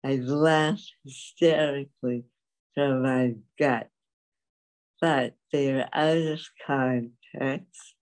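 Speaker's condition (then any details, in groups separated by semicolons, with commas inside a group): Dystonia; several decades since onset, symptoms constant, speaking again after 40 years mute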